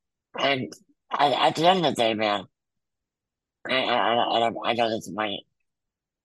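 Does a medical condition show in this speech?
Yes: muscular dystrophy; congenital, wheelchair user.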